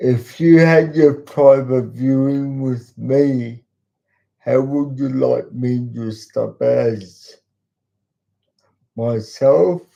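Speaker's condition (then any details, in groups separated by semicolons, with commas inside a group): Cerebral palsy; talks slowly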